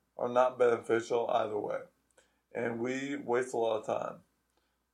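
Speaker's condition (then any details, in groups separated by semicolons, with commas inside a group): ALS; progressive weakness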